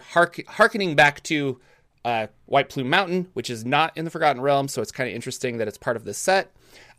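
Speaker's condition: No condition

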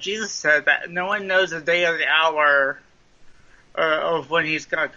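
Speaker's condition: Cerebral palsy; mild form, lifelong since childhood, trouble writing, slow running, mile took 21 minutes, school accommodations; speech impediment, sounds like Wendy's drive-through speaker box, may sound drunk

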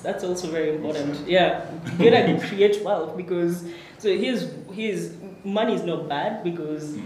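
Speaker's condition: No condition

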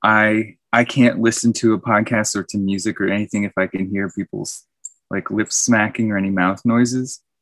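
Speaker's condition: No condition

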